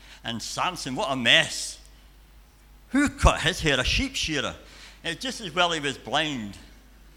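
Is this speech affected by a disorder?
Yes: cleft palate and cleft lip.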